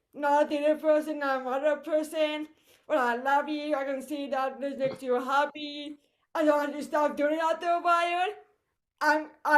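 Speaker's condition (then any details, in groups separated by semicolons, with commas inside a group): Cerebral palsy; voice affected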